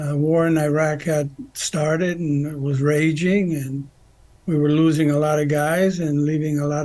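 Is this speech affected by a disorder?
No.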